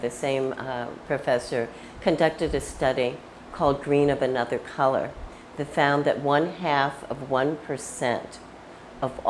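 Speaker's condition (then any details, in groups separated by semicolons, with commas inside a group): No condition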